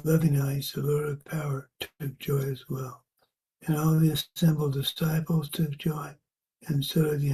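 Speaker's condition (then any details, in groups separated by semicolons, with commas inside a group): Parkinson's; age 73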